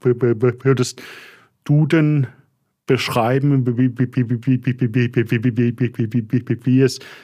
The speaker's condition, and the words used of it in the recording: Stuttering. Dass ich ja eine extrem starke Stottersymptomatik habe und ich war nie auch nur irgendwie in der Situation, dass ich mir hätte überlegen können, mein Stottern zu verstecken.